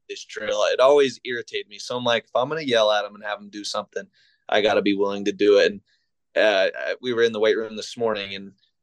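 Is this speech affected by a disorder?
No.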